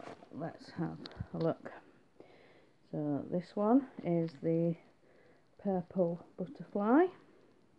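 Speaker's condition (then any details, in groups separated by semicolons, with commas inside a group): No condition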